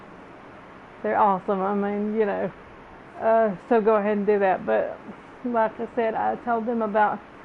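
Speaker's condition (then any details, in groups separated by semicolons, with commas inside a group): Cerebral palsy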